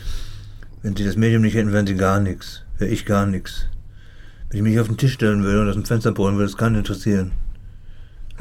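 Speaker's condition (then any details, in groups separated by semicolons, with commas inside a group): Parkinson's disease; unusual posture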